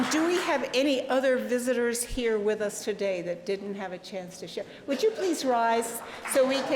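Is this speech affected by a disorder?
No.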